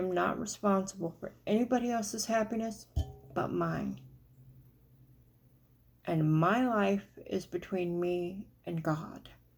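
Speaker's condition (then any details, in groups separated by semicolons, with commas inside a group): Cerebral palsy; speech noticeably atypical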